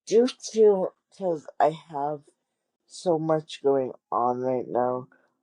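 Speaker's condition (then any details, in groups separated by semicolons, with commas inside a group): Cerebral palsy; wheelchair user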